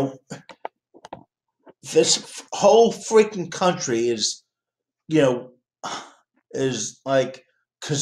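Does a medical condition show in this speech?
Yes: cerebral palsy.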